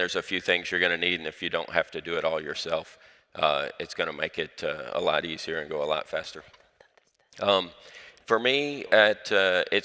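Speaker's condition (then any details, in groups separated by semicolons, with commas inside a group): No condition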